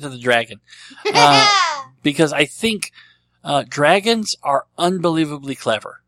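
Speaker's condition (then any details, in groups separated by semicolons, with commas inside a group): Cleft lip and palate; treated as a baby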